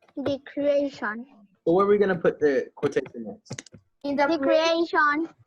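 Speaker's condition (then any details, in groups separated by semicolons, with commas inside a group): No condition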